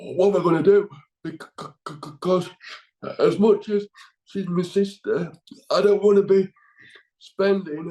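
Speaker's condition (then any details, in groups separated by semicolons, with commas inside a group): Cerebral palsy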